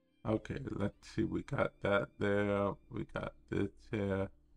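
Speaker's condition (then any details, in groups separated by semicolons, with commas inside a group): Cerebral palsy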